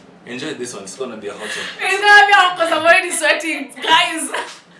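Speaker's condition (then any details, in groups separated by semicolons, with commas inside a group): No condition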